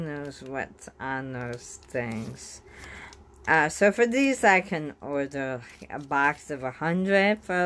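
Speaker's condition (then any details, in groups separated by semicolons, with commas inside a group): Bulbar ALS, bulbar onset; daily tongue, lip and face exercises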